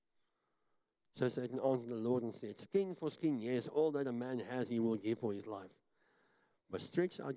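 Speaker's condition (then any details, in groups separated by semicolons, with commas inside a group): Cleft palate; numerous operations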